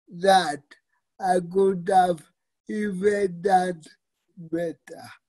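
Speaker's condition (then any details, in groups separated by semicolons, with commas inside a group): Cerebral palsy; fine motor skill challenges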